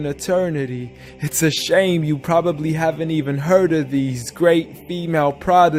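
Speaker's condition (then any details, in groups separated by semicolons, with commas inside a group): No condition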